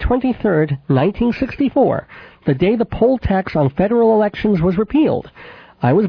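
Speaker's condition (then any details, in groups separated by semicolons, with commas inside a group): Cleft palate with lisp, cleft lip and palate, mild; could not nurse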